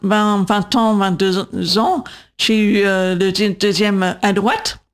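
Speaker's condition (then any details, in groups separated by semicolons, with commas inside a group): Congenital deafness, profound sensorineural deafness, cytomegalovirus; diagnosed around 18 months, severe, dropped at 8, left 120 db, right 90 db; 20 years speech therapy, initially three times weekly, learned speaking and voice control, AI misrecognizes speech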